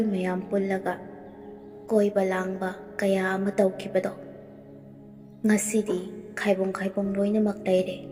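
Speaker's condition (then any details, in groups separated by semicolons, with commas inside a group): No condition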